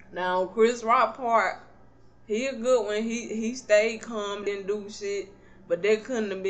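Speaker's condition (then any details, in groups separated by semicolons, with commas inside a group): Cerebral palsy; not paralyzed, can stand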